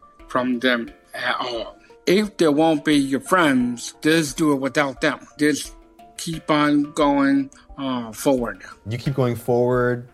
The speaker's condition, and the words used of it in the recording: Down syndrome. I would say about my acting, I don't get a stutter at all.